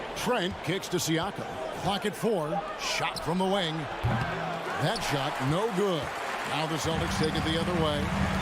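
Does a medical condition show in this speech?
No.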